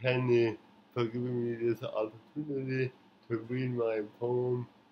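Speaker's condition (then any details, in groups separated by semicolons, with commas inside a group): Cerebral palsy; since birth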